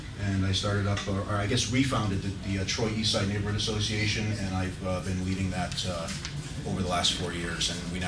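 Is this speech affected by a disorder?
No.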